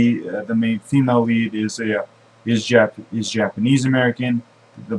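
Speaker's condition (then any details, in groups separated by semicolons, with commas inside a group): No condition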